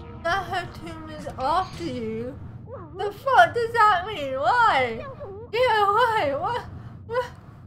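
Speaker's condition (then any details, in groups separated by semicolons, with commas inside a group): Cerebral palsy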